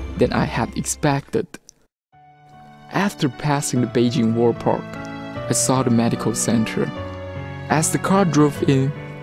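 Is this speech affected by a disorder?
No.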